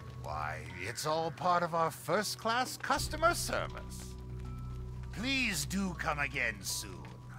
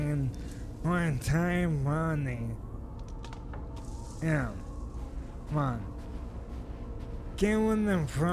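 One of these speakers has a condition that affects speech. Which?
The second: ALS.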